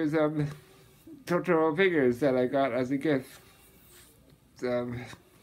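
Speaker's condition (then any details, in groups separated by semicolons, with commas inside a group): Muscular dystrophy, Duchenne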